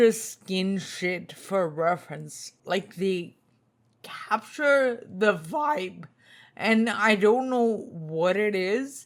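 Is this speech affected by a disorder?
Yes: spinocerebellar ataxia type 2, SCA2; tongue.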